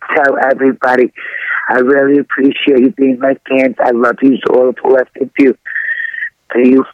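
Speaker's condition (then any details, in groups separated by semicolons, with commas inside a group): Throat cancer surgery; after long recovery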